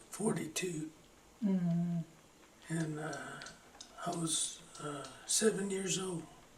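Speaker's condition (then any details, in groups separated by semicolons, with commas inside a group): Parkinson's; slowing down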